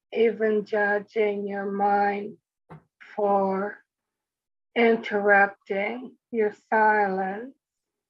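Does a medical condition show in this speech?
Yes: speech impediment; possibly a bit slower than before.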